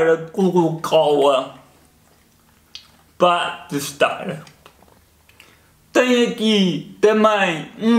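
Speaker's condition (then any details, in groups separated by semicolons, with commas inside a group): Cerebral palsy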